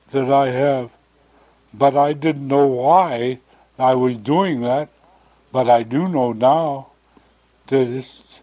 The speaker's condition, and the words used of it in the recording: Stroke. His voice is shaky, but his spirit carries a strong conviction.